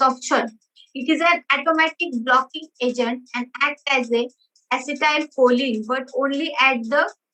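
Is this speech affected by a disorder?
No.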